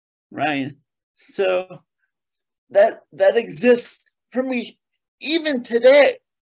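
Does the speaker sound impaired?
Yes: cerebral palsy; present from birth, diagnosed at about six months, stiff as infant, mainly lower limbs affected; very spastic presentation, moves deliberately, has to think about motions.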